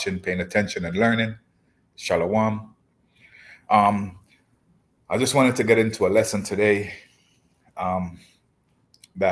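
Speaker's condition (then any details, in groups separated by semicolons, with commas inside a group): No condition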